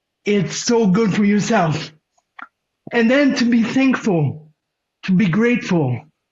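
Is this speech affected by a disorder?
Yes: cerebral palsy; present from birth.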